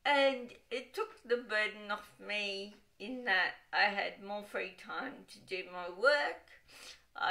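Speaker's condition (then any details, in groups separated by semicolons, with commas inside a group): Cerebral palsy; wheelchair user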